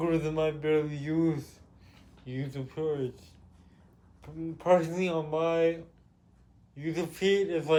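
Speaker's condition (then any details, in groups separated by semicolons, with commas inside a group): Cerebral palsy; with developmental delay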